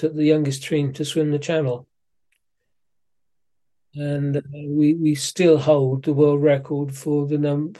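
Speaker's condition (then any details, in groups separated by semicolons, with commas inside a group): Parkinson's disease; suspected for a while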